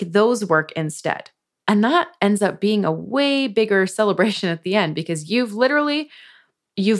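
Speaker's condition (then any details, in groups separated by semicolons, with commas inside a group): No condition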